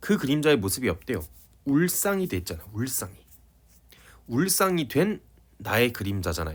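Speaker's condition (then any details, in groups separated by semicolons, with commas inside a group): No condition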